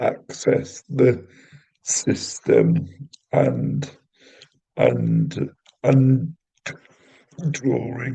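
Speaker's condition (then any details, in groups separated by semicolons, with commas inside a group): Cerebral palsy; intrathecal baclofen pump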